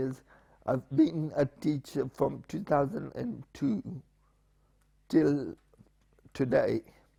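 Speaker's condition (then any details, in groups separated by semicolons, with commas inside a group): Spastic paraplegia with essential tremor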